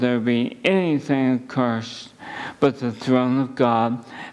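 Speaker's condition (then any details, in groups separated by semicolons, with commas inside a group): ALS; at least a couple of months since diagnosis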